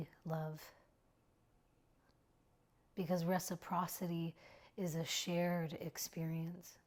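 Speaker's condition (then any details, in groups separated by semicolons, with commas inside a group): No condition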